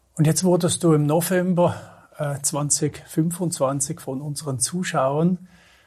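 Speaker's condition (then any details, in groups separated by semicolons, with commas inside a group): No condition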